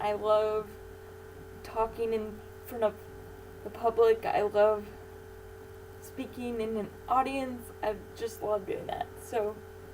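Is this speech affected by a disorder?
Yes: cerebral palsy; infant ventilator.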